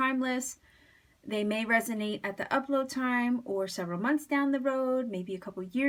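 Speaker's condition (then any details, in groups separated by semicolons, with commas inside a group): No condition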